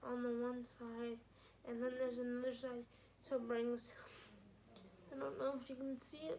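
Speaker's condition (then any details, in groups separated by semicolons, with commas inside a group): Spastic quadriplegic cerebral palsy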